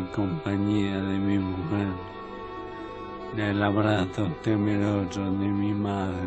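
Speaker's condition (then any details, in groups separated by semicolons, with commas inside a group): ALS; late stage, near death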